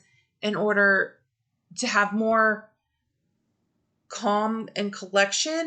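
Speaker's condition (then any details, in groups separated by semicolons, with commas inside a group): No condition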